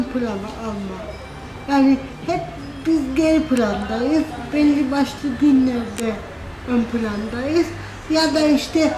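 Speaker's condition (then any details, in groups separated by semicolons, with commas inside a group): Spastic cerebral palsy; spastic, birth complications, affects walking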